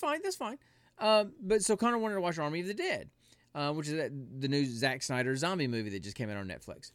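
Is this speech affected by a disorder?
No.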